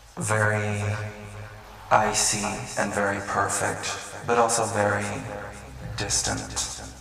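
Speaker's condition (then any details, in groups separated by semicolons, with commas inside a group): No condition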